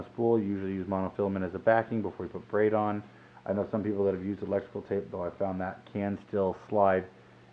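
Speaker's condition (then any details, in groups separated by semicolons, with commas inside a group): No condition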